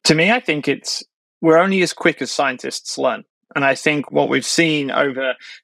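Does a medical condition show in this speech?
No.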